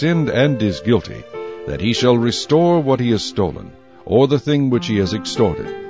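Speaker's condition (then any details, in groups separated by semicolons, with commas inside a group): No condition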